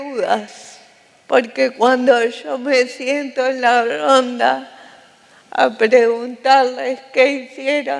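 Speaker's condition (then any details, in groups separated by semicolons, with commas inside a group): Cerebral palsy; respiratory arrest at birth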